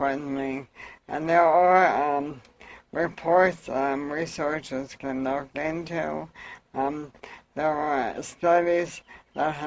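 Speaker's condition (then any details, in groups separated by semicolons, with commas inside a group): Amyotrophic lateral sclerosis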